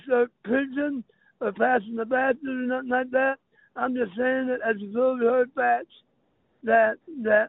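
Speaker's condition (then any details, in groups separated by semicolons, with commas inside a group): Throat cancer; no hole in throat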